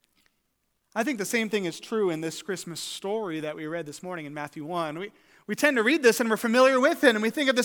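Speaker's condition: No condition

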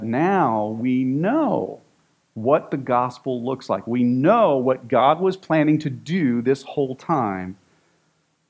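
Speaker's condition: No condition

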